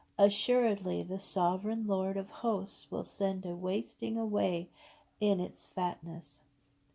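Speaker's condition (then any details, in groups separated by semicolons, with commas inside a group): No condition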